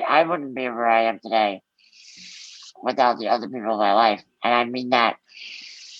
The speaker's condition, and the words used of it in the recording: Muscular dystrophy. I've been public speaking for more than two thirds of my life.